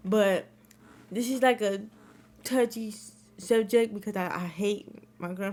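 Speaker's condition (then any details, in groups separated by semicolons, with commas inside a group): Cerebral palsy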